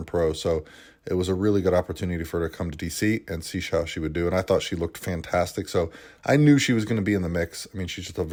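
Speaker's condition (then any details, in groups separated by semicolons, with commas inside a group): No condition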